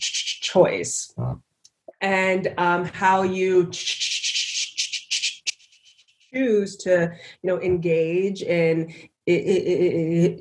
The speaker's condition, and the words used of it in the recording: Stuttering. But I come at it from the perspective of a person who stutters.